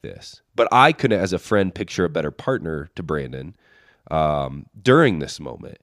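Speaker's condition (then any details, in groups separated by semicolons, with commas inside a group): No condition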